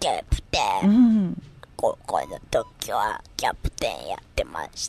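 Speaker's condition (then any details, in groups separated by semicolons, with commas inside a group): Myasthenia gravis; ventilator since age 26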